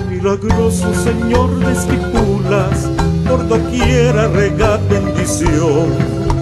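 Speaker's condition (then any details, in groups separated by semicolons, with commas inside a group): No condition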